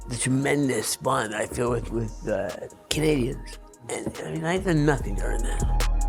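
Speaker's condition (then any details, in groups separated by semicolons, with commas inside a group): Parkinson's disease; young onset, began with finger tremor, tremors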